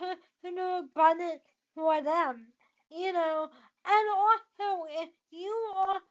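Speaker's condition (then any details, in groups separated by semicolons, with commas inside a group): Cerebral palsy, spastic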